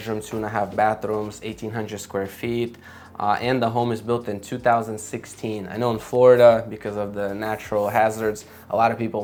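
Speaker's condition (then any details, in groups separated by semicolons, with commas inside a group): No condition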